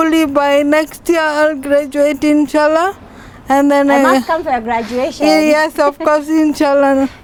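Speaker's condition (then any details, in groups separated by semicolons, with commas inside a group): Cerebral palsy; from birth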